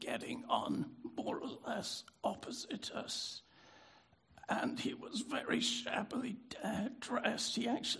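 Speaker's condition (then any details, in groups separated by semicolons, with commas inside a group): Spasmodic dysphonia; speaking hard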